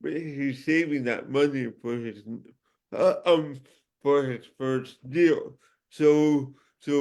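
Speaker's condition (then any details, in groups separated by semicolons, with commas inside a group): Cerebral palsy; from birth; voice sounds different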